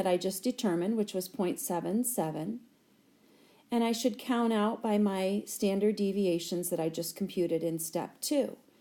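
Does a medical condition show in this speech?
No.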